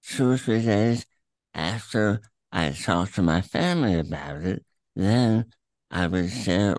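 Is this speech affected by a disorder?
Yes: throat cancer, tumor through tongue, attached to epiglottis; throat cancer three times, radiation with molded mask, chemo, checkups at Erlanger Medical Center Chattanooga; voice affected by cancer, eating issues from tongue tumor, still talks at length.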